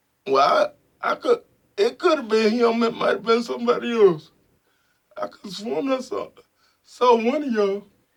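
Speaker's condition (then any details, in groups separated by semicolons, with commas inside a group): Spastic quadriplegic cerebral palsy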